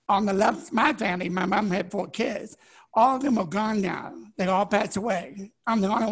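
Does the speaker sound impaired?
Yes: deafness; born deaf, partially blind, learning disability, sign language learned at 21, broke neck, head injury, two strokes, paralyzed once; could not speak until age ten.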